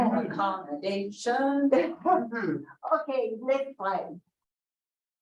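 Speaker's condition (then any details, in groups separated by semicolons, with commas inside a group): Cerebral palsy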